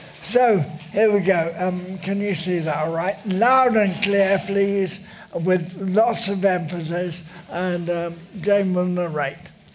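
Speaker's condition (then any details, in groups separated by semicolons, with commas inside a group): Motor neurone disease; motor neurone disease diagnosed at age 50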